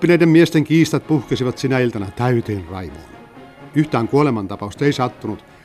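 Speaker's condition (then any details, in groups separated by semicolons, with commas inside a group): No condition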